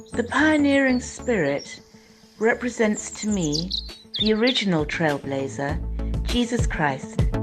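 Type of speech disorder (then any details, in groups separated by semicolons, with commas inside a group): None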